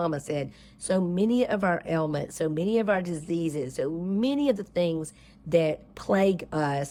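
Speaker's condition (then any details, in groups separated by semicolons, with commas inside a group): No condition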